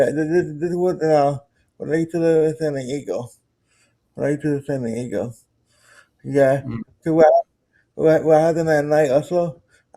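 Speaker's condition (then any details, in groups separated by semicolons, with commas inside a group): Cerebral palsy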